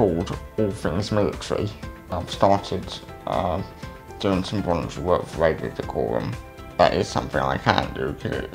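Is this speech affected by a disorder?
Yes: cerebral palsy.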